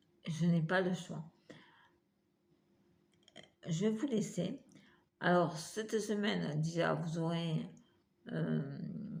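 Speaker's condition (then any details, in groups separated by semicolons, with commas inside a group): Multiple sclerosis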